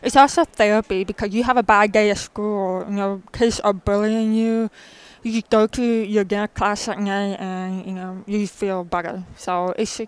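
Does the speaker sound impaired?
Yes: profound deafness, born profoundly deaf in both ears; congenital profound deafness in both ears, diagnosed in childhood after trouble hearing from behind, can hear music; communicates with spoken speech; spoken speech preferred over ASL, childhood speech lessons three hours away, five days a week.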